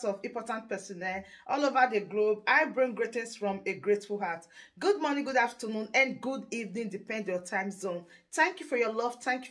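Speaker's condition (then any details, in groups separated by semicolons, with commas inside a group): No condition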